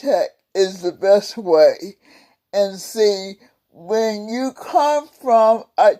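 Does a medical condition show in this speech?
Yes: cerebral palsy; several unnoticed strokes.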